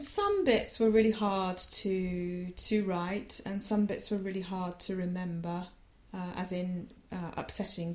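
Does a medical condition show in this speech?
No.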